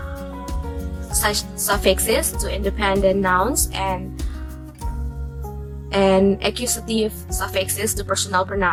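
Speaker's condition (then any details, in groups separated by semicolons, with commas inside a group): No condition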